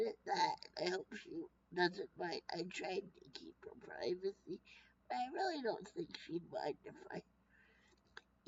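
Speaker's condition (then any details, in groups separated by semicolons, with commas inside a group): Brain injury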